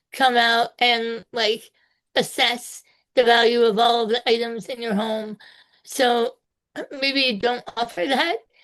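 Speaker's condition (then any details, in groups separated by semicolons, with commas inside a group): Spinal muscular atrophy type two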